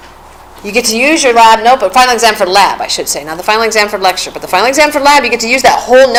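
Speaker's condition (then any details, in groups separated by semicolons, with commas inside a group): No condition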